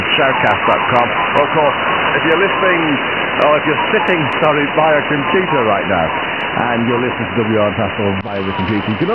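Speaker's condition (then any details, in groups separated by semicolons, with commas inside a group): No condition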